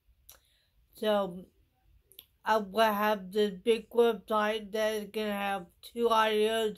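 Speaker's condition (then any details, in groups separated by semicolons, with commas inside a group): Traumatic brain injury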